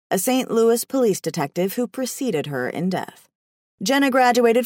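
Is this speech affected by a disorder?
No.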